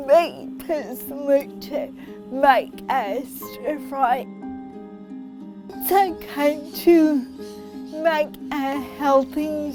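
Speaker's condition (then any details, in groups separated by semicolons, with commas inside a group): Cerebral palsy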